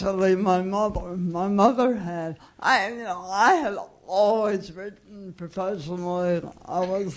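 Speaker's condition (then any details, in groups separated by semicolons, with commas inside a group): Cerebral palsy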